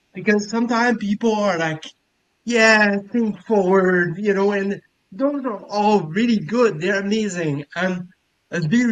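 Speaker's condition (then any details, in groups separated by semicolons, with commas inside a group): Cerebral palsy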